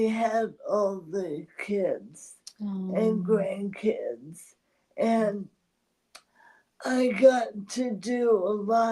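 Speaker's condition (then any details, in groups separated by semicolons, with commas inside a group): ALS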